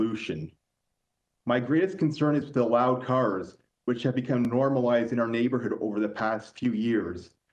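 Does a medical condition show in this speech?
No.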